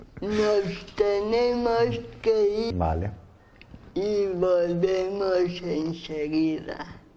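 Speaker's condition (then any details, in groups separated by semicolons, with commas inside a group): Cerebral palsy; speaks with difficulty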